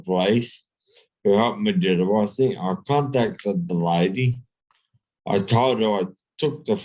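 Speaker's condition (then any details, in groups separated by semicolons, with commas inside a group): Brain injury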